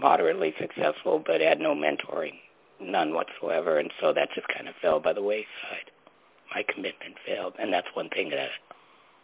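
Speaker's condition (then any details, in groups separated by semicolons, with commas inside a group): Laryngectomy; learned to talk differently, different tone of voice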